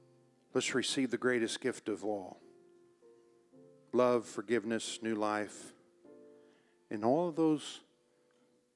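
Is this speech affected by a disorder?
No.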